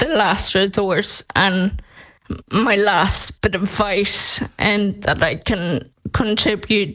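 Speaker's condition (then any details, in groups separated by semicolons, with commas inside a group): Friedreich's ataxia; diagnosed at age 12, progressive neurological decline, about 16 years since diagnosis; age 28, losing mobility, neurologically declining monthly, no treatment available; speech deteriorating, voice expected to be lost, voice banked over hours, synthetic voice app on phone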